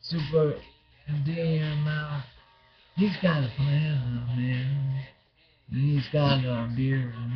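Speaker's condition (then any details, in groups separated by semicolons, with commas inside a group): Brain injury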